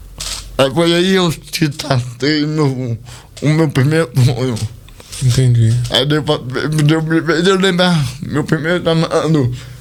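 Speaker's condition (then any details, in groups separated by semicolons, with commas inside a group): Cerebral palsy; speech not normal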